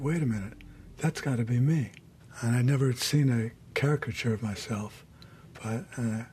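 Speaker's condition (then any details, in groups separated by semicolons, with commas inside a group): Parkinson's disease; Parkinson's disease diagnosed more than a decade ago, man in mid-60s; voice worn down by age and Parkinson's, self-conscious about how voice sounds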